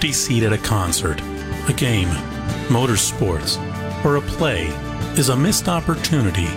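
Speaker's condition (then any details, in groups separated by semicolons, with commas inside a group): No condition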